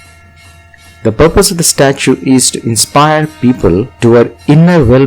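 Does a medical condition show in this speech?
No.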